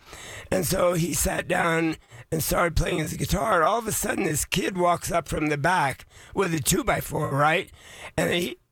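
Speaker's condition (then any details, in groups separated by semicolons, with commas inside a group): Voice changed after vocal cord surgery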